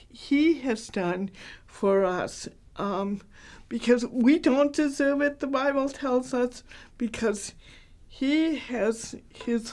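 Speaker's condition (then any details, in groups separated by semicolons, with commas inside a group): Cerebral palsy, mild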